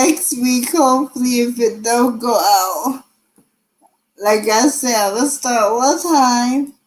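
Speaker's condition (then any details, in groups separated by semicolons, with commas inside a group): Cerebral palsy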